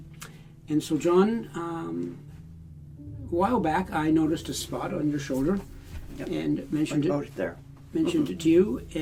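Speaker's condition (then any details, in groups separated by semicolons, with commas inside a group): No condition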